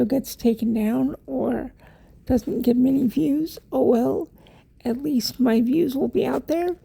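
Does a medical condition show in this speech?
Yes: cerebral palsy; wheelchair user.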